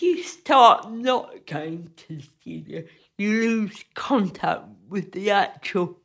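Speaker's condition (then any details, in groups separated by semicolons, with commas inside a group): Cerebral palsy; frequent loss of balance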